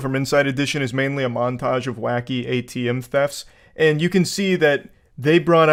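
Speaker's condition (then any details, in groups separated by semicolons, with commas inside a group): No condition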